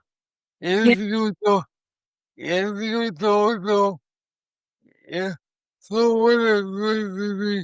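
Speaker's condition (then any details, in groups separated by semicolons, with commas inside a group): Cerebral palsy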